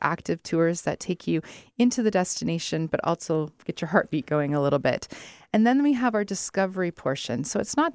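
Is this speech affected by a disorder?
No.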